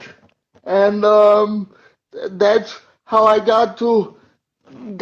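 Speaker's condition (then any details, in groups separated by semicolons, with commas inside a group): Cerebral palsy; uses wheelchair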